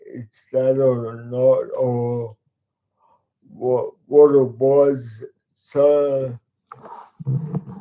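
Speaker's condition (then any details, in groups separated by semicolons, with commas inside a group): Cerebral palsy; talks slowly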